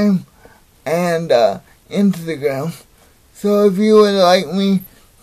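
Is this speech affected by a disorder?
Yes: cerebral palsy.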